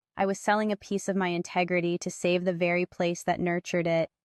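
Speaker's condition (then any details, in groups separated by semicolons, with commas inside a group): No condition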